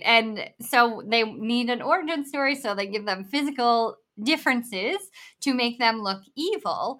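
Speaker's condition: Bilateral cleft lip and palate; congenital

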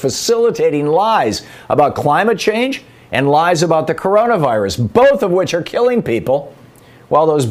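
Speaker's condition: No condition

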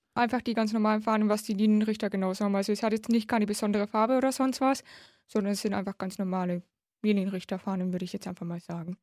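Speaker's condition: Hard of hearing since birth, congenital, cochlear implant, severe; loss over 55 decibels

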